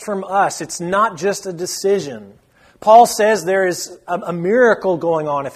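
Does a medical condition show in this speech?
No.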